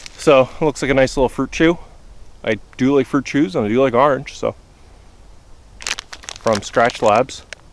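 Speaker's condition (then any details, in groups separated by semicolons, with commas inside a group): No condition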